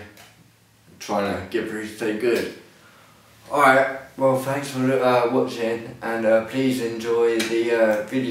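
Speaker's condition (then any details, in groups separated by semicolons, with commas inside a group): Ataxia; muscles don't work properly; speech impediment, sounds intoxicated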